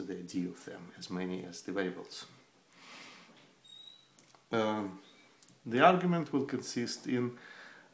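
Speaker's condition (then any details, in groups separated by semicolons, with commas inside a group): No condition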